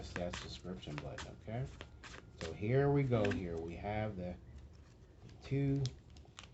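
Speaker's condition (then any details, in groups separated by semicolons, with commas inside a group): No condition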